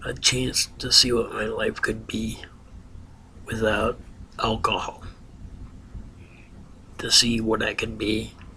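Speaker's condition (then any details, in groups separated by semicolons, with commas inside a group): Ataxia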